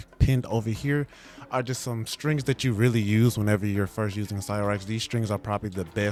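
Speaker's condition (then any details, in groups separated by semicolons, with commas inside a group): No condition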